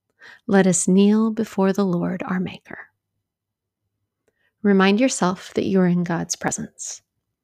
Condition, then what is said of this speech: No condition.